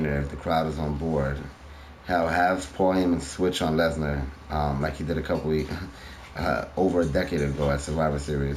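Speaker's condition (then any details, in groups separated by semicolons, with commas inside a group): No condition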